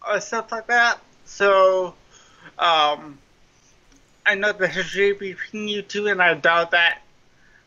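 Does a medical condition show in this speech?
Yes: cerebral palsy; mild form, lifelong, slow running, about 21 minutes per mile, trouble writing with hands; speech impairment, likens own voice to drive-through speaker box, may sound drunk.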